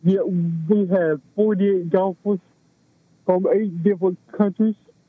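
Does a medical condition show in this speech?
Yes: cerebral palsy; affecting movement, balance and posture.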